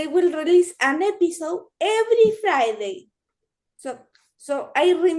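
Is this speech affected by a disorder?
Yes: cerebral palsy; limits current activity.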